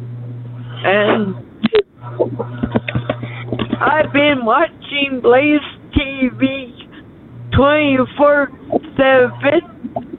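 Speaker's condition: Stroke and Lou Gehrig's disease; ALS (Lou Gehrig's disease), diagnosis took a few years, clear almost 2 years ago, progressing faster, disabled; small stroke 5 months ago, age 56; talks funny since stroke, describes speech as talking cursive

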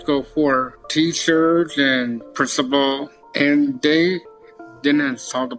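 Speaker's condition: Down syndrome; stutters when unsure what to say next while processing, no stutter when acting from script

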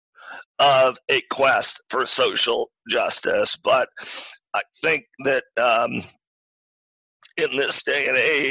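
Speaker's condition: Spasmodic dysphonia; acquired, rare neurological voice disorder

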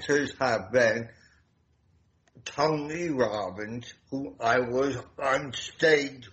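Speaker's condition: Damaged voice box; at least 25 years ago

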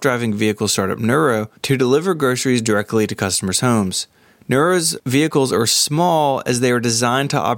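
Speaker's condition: No condition

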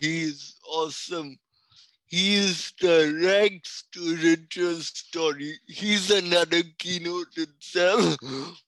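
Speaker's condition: Cerebral palsy; speech affected

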